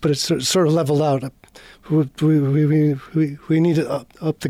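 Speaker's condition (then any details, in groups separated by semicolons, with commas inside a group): Parkinson's disease; Parkinson's disease diagnosed 17 years ago, progressive, affects walking, talking, swallowing and drinking; must think before talking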